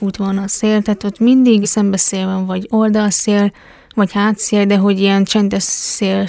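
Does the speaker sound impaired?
Yes: hearing impairment; tried signing with japanese sign-language users at the competition.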